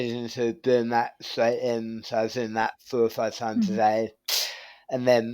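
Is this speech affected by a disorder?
Yes: tongue cancer surgery.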